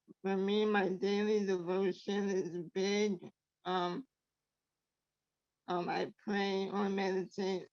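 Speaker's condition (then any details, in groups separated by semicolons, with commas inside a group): Traumatic brain injury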